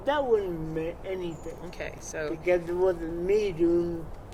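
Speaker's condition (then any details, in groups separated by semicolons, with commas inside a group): Cerebral palsy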